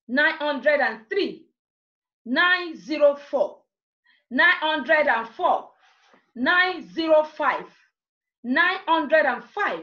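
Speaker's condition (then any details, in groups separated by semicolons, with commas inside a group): No condition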